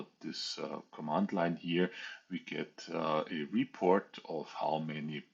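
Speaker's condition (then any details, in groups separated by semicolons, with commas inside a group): No condition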